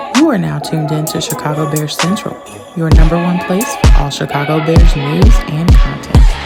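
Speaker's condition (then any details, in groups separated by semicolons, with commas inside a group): No condition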